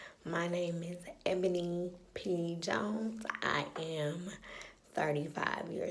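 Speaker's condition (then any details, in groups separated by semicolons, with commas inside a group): Spastic cerebral palsy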